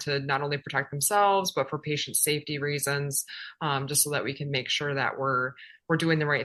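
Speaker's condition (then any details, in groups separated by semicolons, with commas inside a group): No condition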